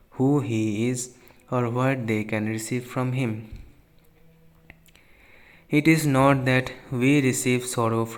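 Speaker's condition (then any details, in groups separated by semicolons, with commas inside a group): No condition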